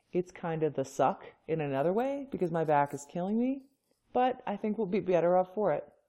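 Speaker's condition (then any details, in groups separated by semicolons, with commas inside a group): No condition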